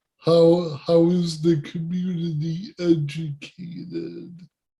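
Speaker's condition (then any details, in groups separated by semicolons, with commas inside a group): Cerebral palsy; present from birth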